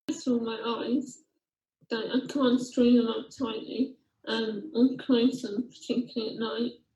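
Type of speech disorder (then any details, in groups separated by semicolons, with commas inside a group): Bulbar dysarthria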